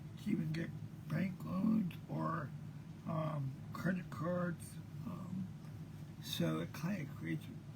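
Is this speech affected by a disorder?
Yes: cerebral palsy; present since birth.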